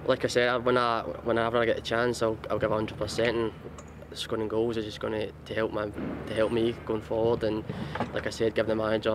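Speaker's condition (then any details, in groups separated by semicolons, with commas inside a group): No condition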